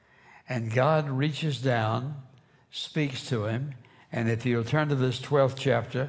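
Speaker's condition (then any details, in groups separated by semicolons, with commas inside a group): No condition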